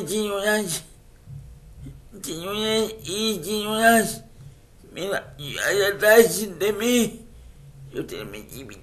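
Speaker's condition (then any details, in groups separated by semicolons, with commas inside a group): Cerebral palsy; speech affected by condition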